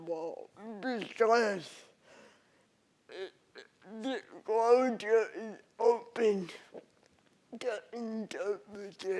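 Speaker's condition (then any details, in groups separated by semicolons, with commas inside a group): Cerebral palsy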